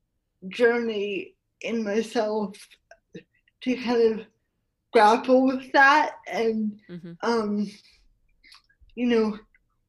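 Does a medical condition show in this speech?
Yes: cerebral palsy; spastic tetraplegia from birth, whole body, involuntary spasms, tightness, declined tendon-lengthening surgery, childhood PT, Feldenkrais; impediment from tongue muscle involvement, nose typing easier than voice dictation.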